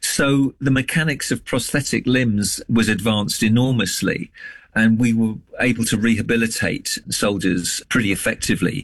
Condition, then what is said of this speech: None; typical speech.